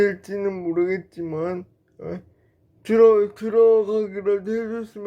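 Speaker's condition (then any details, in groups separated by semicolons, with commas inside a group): Brain lesion disability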